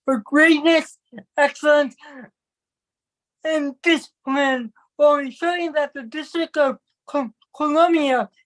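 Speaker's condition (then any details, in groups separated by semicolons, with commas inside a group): Cerebral palsy; from birth, affects movement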